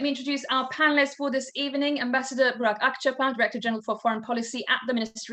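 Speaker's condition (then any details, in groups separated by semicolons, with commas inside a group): No condition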